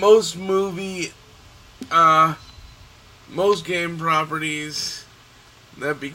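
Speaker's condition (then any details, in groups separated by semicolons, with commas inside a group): Cerebral palsy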